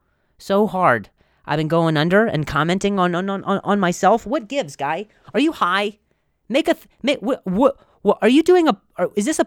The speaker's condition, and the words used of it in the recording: Stuttering. I sound heated, but it's just all the emotions of these years have just come up even more.